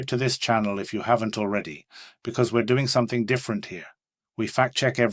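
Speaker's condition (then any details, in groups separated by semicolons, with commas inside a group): No condition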